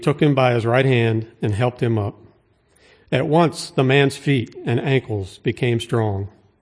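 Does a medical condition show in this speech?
No.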